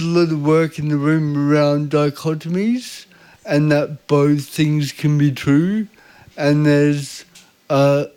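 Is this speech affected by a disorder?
Yes: cerebral palsy; walks with pelvis leaning and upper body leaning slightly back.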